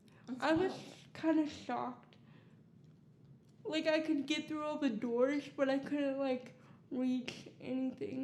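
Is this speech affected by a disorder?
Yes: cerebral palsy.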